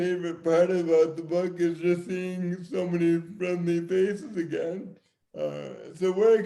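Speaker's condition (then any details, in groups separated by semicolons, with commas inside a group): Severe cerebral palsy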